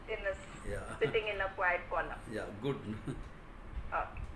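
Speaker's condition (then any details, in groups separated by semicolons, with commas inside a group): No condition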